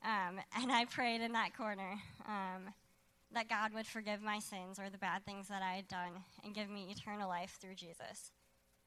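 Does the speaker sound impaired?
Yes: cleft lip and palate; congenital cleft lip and palate.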